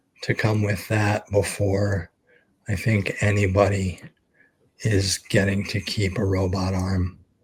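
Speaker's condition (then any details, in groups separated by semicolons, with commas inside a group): ALS; expects to lose voice very soon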